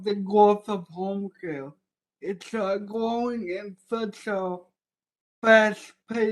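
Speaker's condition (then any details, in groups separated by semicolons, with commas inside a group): Cerebral palsy; from birth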